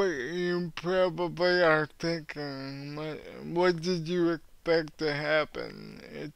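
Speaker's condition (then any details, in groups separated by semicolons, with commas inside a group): Cerebral palsy; cannot walk, uses wheelchair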